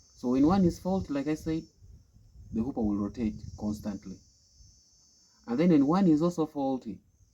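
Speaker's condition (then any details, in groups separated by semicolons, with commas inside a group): No condition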